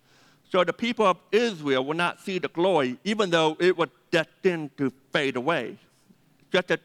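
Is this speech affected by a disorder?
Yes: deafness; 80% deaf.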